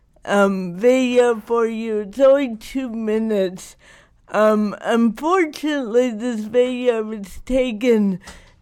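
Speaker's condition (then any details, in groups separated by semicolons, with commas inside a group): Cerebral palsy; not degenerative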